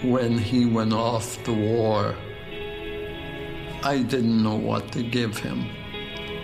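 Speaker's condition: ALS, speech-generating device

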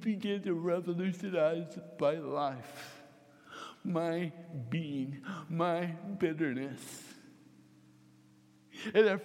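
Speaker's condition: Cerebral palsy, mild; hand tremor

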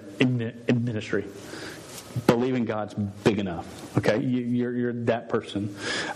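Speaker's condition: Stuttering; says words would come out all wrong and different if he tried witnessing speech; repeated sounds, repeated words

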